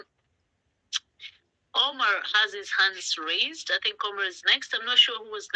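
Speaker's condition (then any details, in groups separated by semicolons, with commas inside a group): No condition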